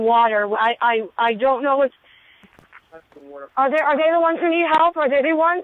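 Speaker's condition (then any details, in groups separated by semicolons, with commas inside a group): No condition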